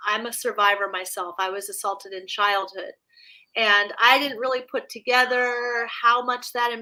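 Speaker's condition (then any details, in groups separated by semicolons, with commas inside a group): No condition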